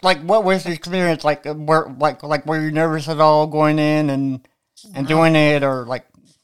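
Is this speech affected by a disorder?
Yes: cerebral palsy.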